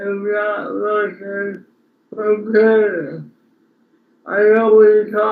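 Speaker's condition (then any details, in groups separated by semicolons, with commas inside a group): Speech impairment after birth surgery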